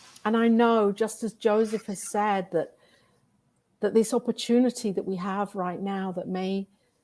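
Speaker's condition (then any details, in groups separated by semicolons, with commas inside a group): No condition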